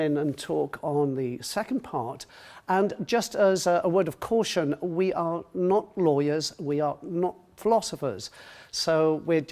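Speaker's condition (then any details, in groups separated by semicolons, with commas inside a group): No condition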